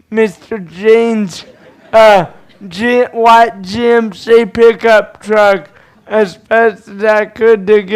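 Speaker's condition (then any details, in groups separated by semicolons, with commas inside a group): Cerebral palsy; speech slightly improved recently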